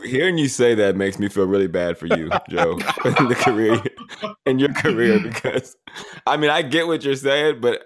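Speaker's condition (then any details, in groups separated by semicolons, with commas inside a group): No condition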